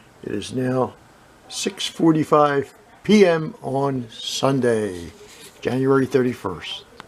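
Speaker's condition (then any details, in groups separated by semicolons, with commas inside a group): No condition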